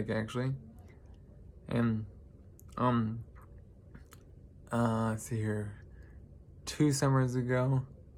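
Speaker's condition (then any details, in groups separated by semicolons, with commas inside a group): Traumatic brain injury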